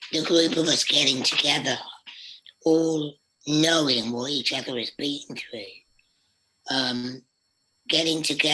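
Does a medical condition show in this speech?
Yes: laryngectomy; voice box surgically removed.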